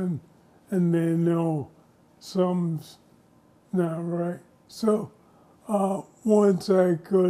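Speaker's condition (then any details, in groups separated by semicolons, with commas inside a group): ALS; onset in hands; listeners can tell something is not right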